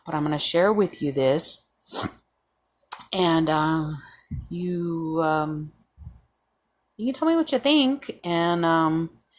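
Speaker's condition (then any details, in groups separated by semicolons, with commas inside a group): No condition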